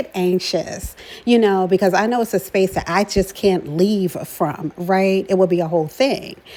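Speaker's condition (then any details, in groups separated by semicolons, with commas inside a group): No condition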